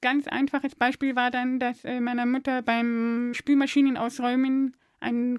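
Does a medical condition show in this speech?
Yes: deafness; speaks very clearly, spoken language learned via early intervention, mother, Aachen deaf kindergarten, balloons.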